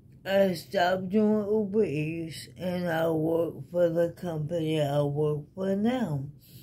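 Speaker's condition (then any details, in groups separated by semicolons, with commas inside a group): ALS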